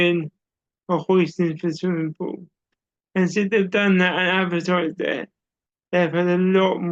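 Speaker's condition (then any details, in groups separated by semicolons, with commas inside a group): Cerebral palsy; uses wheelchair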